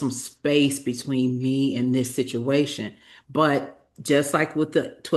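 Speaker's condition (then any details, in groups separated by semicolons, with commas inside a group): No condition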